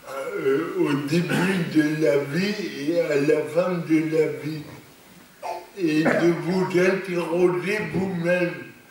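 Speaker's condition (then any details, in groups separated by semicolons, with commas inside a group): Cerebral palsy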